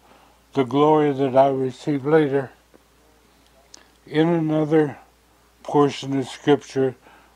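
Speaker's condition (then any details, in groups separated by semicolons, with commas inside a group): Stroke; slurred speech after stroke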